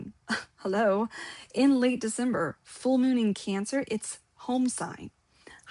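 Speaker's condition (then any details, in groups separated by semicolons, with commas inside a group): No condition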